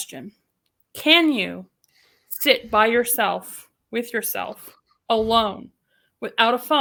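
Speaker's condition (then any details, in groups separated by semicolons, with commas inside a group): No condition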